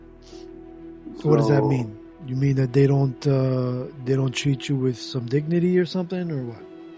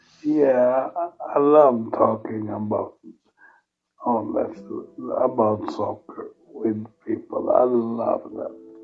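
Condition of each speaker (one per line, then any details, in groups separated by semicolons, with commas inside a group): No condition
Multiple sclerosis; progressive form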